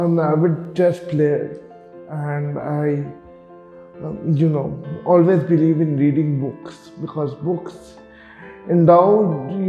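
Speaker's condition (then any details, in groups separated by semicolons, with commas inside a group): Cerebral palsy; from birth, premature, 70 percent movement restriction, four surgeries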